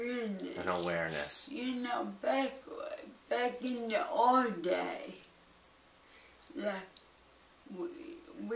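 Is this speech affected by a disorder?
Yes: cerebral palsy; balance and speech most affected.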